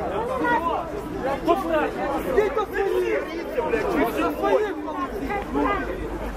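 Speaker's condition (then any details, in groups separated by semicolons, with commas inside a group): No condition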